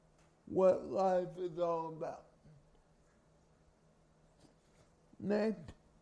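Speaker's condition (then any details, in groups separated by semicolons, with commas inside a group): Cerebral palsy; from birth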